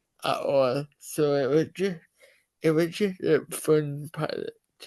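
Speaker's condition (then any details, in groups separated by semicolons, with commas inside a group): Cerebral palsy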